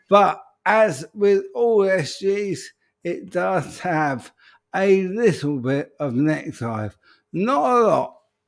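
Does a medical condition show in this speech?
Yes: ALS; speech.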